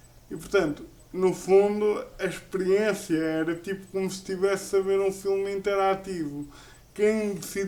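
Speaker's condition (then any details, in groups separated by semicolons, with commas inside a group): Cerebral palsy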